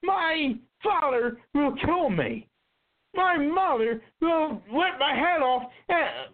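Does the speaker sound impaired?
Yes: cerebral palsy; cannot be hidden when acting.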